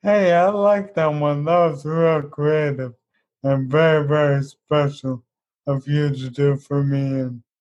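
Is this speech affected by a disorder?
Yes: ALS; young onset, diagnosed age 29, progressive neurodegenerative, affects walking, speech and eventually breathing; Hoyer lift recently obtained, hammock-like, for lifting out of bed.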